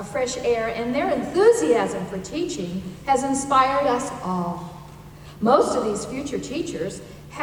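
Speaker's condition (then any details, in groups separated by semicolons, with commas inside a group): No condition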